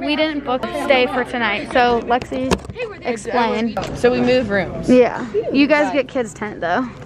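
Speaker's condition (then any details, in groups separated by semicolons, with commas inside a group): No condition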